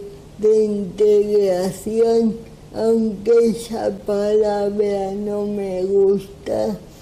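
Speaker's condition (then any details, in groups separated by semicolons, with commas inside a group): Cerebral palsy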